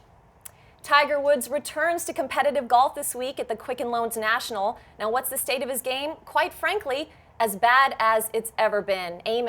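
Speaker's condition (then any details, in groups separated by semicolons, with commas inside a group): No condition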